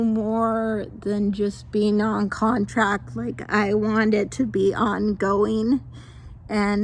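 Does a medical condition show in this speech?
Yes: mild cerebral palsy; mild form from birth.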